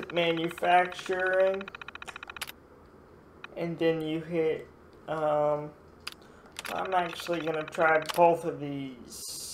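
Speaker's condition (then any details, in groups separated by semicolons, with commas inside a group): Cerebral palsy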